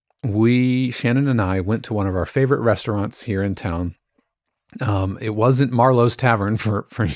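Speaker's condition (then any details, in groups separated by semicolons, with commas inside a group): No condition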